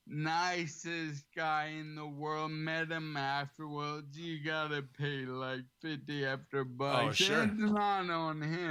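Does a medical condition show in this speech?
Yes: ALS; slightly slurred, has to slow down.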